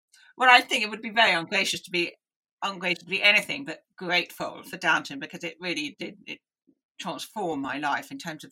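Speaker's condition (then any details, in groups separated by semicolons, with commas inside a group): Deafness; deaf from early age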